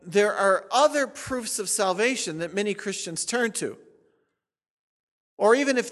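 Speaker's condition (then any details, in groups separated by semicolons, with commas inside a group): No condition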